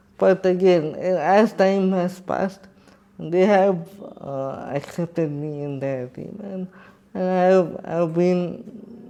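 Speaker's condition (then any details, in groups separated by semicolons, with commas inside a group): Cerebral palsy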